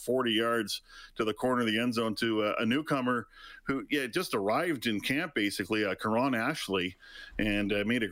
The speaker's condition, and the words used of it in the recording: None; typical speech.